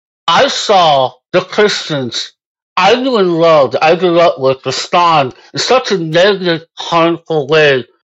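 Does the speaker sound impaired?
Yes: Moebius syndrome; congenital.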